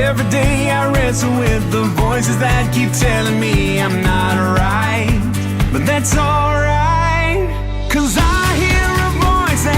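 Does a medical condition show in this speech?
No.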